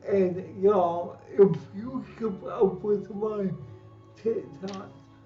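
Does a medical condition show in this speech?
Yes: cerebral palsy; lifelong.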